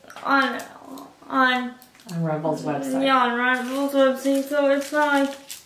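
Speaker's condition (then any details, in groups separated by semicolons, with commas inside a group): Cerebral palsy, spastic quadriplegic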